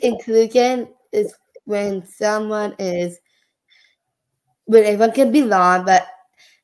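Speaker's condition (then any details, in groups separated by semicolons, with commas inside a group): Down syndrome; age 14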